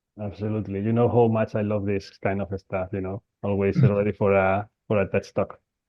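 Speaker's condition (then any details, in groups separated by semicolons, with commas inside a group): No condition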